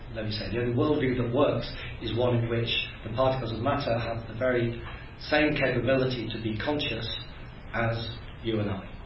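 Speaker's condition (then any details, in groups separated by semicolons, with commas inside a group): No condition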